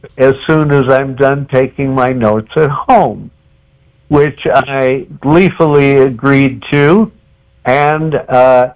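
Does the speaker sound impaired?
Yes: cerebral palsy.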